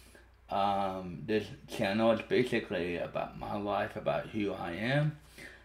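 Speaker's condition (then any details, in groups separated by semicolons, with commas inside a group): Cerebral palsy; uses wheelchair daily; speech impediment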